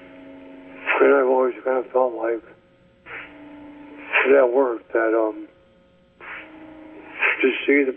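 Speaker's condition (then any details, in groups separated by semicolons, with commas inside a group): ALS; speech getting worse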